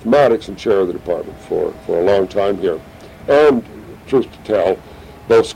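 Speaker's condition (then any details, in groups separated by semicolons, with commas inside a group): No condition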